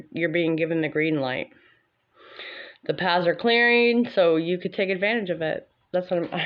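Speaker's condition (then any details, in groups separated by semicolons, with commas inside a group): No condition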